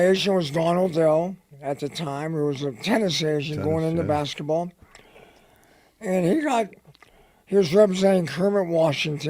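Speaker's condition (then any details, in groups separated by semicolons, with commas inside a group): Head and neck cancer; dry throat, dry mouth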